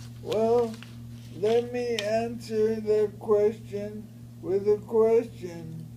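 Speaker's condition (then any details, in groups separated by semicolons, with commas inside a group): Brain injury; traumatic brain injury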